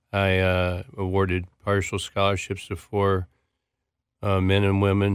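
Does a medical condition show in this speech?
Yes: Parkinson's disease; left hand clutching about eight years before diagnosis, diagnosed within 2 days via friend Peter Secchia, Grand Rapids; speech tough, speech therapy with ahs before going on air, big and loud voice training.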